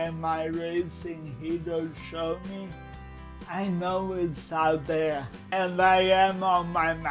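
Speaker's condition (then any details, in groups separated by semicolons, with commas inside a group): Cerebral palsy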